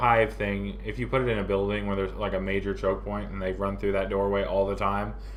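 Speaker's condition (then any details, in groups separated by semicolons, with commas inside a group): No condition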